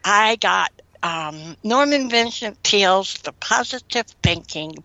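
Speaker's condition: Cleft lip and palate, severe

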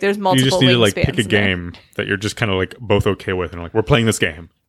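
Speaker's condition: No condition

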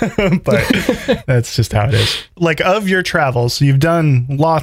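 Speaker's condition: No condition

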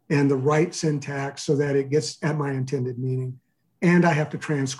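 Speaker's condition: No condition

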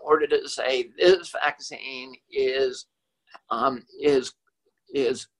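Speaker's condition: Spasmodic dysphonia; not due to flu

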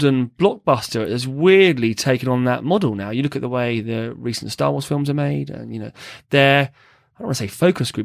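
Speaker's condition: No condition

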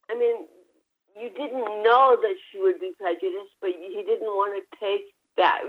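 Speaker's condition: Cerebral palsy; spinal cord surgery last summer, brace after surgery

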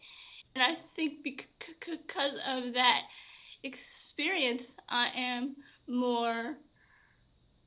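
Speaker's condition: Stuttering; stuttered a lot while talking to coffee shop staff; prolonged sounds, blocks

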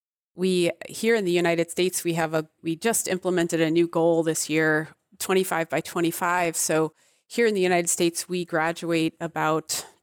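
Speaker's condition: No condition

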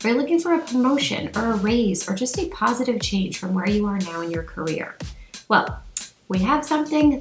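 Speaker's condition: No condition

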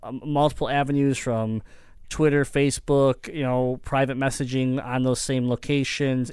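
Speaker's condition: Cleft palate; looked different growing up

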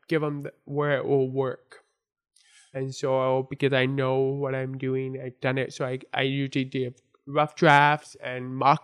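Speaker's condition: Born deaf, congenital; ongoing speech struggles

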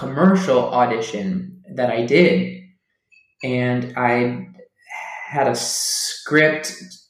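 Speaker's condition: Stuttering; not caused by nervousness; learning to let it out; prolonged sounds

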